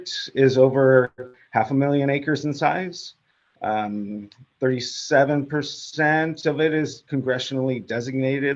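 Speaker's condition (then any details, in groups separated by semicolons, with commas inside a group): No condition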